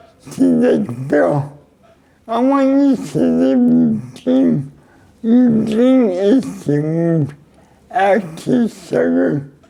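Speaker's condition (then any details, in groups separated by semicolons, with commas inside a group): Cerebral palsy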